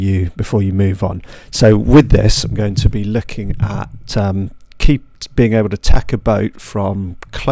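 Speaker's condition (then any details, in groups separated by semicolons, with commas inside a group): No condition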